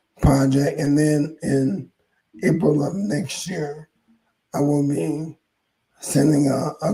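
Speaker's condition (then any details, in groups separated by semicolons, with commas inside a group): ALS; hoarse voice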